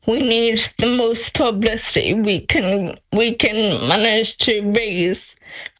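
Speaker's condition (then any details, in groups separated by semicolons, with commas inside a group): Friedreich's ataxia; voice expected to be lost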